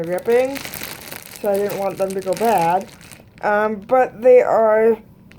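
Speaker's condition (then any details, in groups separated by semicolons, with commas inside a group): Cerebral palsy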